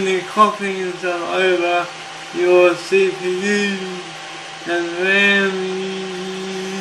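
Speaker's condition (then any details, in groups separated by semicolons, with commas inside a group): Cerebral palsy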